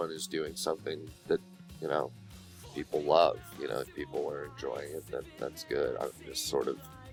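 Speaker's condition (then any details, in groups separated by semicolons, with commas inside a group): No condition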